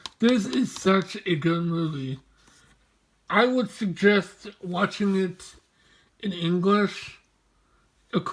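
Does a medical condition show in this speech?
Yes: mobius syndrome.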